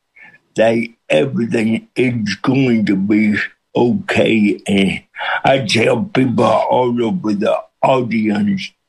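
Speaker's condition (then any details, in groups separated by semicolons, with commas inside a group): Cerebral palsy with speech impediment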